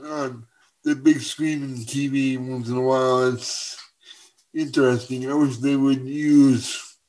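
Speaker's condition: Cerebral palsy; uses wheelchair for mobility

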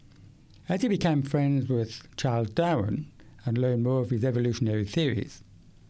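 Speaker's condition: Profound deafness, acquired at age 8; speaks orally, language acquired before hearing loss

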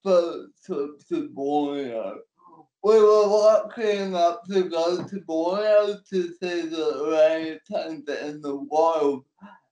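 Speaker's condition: Cerebral palsy; personal care

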